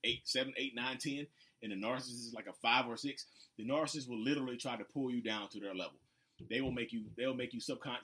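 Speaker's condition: No condition

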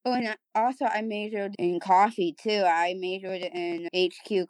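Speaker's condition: Down syndrome; third copy of the 21st chromosome

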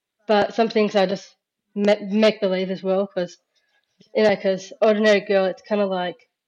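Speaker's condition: Down syndrome

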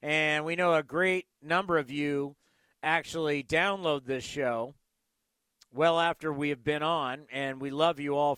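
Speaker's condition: No condition

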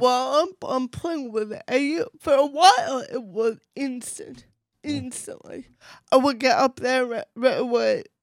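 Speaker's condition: Cerebral palsy, mild; voice affected

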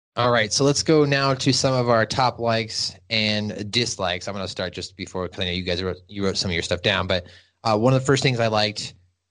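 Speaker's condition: No condition

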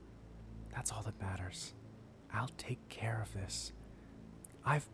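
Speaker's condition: No condition

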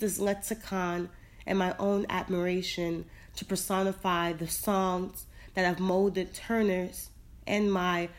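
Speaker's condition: No condition

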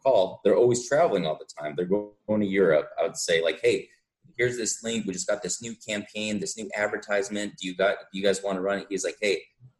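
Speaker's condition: No condition

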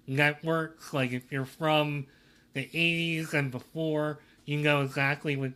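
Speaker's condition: Cleft lip and palate

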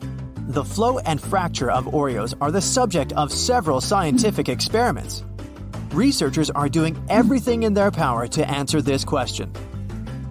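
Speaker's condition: No condition

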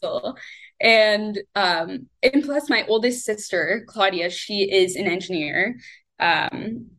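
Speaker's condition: No condition

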